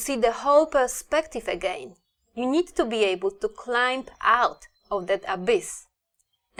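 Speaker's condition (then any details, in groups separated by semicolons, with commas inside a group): No condition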